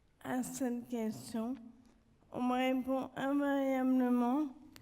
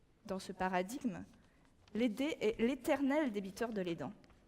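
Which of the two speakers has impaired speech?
The first: neurodegenerative disease; rare genetic neurological disease, affects walking, movement, communication; progressive since age 10, motor dependent, relies on carers; speaking difficulties, carer reads most of text.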